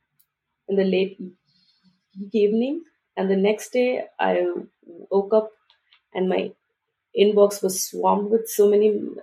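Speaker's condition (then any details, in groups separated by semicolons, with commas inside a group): Stuttering; stuttering since about age 3, grew up in India speaking Telugu, English and Hindi; variable, some days fluent even in stand-up meetings, other days hard to get words out; blocks and pauses, hard syllables and phonics trigger blocks, nervous in groups; blocks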